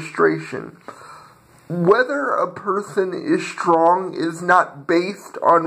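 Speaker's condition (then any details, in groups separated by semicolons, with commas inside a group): Cerebral palsy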